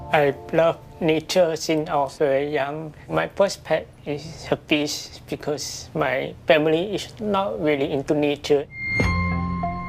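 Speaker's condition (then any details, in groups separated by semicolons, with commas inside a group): Profound hearing loss; profound on one side, severe on other, onset at age 2, unresponsive to loud sounds; about 70 to 80% hearing loss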